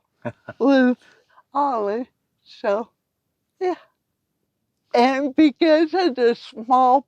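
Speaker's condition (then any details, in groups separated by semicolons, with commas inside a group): Cerebral palsy; from birth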